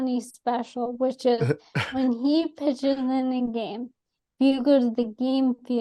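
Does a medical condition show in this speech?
Yes: ALS; atypical case.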